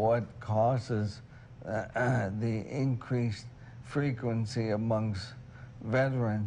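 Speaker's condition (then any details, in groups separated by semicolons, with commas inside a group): ALS; onset left hand weakness, then right hand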